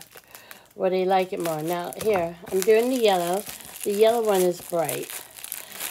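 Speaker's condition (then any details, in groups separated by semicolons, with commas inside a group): No condition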